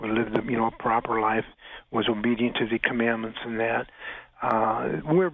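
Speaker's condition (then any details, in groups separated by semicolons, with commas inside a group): No condition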